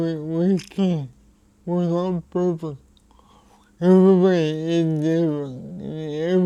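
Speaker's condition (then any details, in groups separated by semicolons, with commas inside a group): Cerebral palsy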